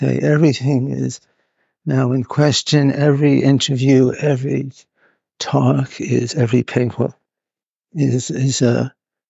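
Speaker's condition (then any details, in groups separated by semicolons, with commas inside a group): Parkinson's; hidden in early stages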